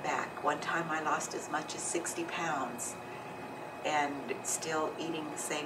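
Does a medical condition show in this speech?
No.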